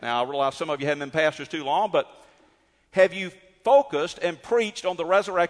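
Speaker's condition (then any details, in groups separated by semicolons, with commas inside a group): No condition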